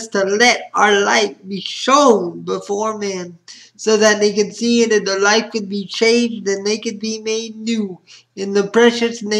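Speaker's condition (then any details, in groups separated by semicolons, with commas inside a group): Spastic cerebral palsy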